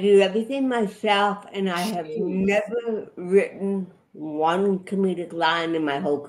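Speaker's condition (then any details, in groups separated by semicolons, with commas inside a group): Cerebral palsy; present since at least age 11 or 12, affects body movements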